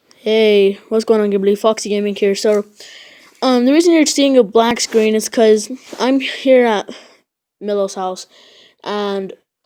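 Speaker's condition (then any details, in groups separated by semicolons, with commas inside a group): No condition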